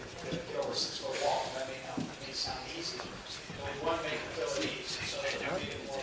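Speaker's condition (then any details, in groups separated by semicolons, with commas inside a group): No condition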